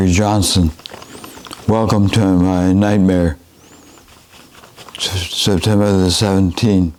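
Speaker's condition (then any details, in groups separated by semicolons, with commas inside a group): Advanced Parkinson's disease, severe; DBS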